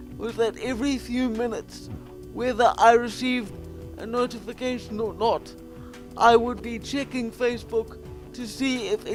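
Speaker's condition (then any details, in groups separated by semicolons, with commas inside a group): Quadriplegic cerebral palsy, severe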